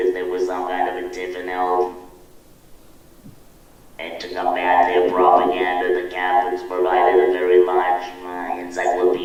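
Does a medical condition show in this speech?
Yes: laryngectomy; voice tires easily.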